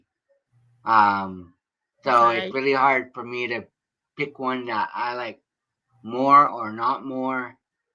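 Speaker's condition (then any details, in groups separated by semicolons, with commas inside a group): Cerebral palsy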